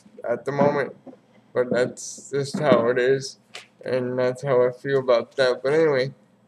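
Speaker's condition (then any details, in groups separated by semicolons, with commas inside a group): Cerebral palsy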